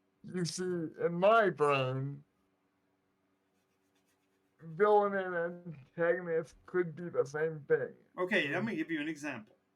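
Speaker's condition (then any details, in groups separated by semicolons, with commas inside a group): Cerebral palsy; right side weaker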